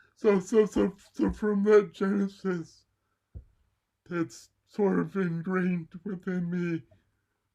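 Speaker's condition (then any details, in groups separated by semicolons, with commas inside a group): Cerebral palsy; mild left side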